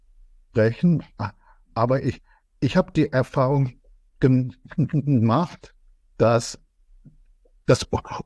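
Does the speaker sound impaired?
Yes: stuttering, severe; stuttering since earliest memory; frequent and severe stuttering, values speech fluency work, aims to handle stuttering moments; here repeated words, prolonged sounds, blocks.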